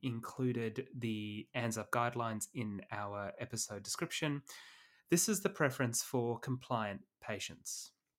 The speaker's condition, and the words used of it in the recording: No condition.